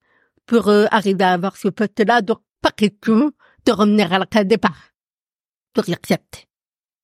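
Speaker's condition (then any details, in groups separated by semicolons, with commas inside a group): Profound congenital deafness; accent from deafness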